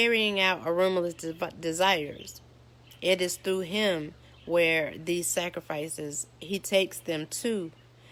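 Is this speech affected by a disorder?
No.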